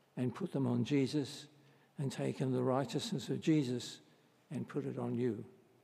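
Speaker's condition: Parkinson's disease; varying

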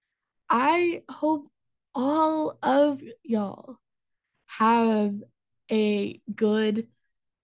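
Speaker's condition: Stuttering; took years to speak openly about it; coughs often, voice tearful at one point; stutter hard to notice when speaking, per listener; prolonged sounds, blocks

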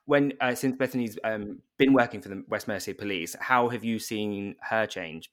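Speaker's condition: No condition

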